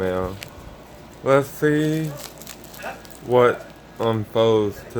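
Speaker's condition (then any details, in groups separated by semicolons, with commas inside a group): Ataxic cerebral palsy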